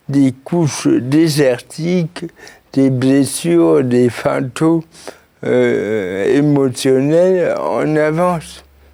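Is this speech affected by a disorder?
Yes: cerebral palsy; since birth, birth injury.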